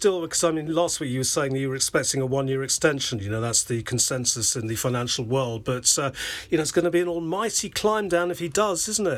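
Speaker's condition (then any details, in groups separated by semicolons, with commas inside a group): No condition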